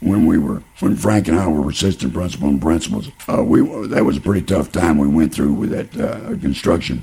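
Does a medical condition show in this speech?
Yes: laryngeal cancer; laryngeal cancer following lung cancer diagnosed 2006, later lesions in mouth and one on neck, about 12 years.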